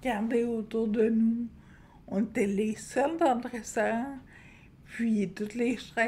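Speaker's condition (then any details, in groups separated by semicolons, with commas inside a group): Friedreich's ataxia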